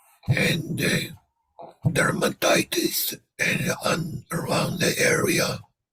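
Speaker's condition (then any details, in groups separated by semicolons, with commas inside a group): Laryngectomy; tracheoesophageal voice prosthesis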